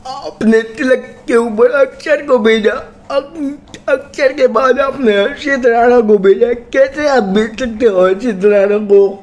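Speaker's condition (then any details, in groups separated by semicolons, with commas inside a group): Cerebral palsy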